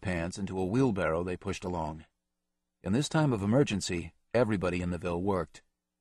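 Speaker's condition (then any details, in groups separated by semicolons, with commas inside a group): No condition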